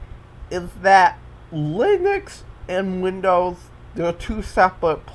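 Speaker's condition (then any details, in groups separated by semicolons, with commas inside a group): Cerebral palsy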